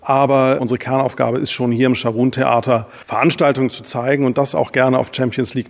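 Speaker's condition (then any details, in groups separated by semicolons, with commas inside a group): No condition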